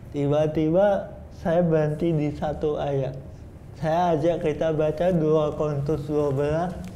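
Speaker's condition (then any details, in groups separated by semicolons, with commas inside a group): Cerebral palsy; cerebral palsy, from birth, delivery error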